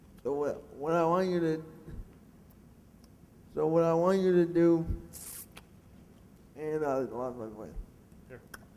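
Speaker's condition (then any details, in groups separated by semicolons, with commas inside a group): Cerebral palsy; mixed quadriplegic type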